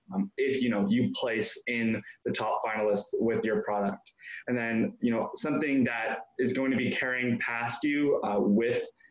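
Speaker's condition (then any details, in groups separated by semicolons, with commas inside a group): No condition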